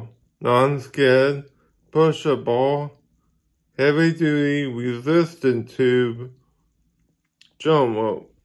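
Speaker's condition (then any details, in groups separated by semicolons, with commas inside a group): Ataxic cerebral palsy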